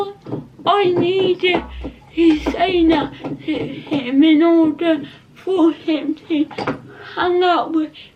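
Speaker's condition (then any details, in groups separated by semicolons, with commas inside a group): Cerebral palsy; not quadriplegic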